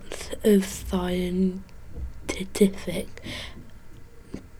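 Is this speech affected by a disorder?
Yes: stammer; childhood stammering, attended small stammering therapy group; attending course in London on coping with stammer; here repeated sounds, prolonged sounds.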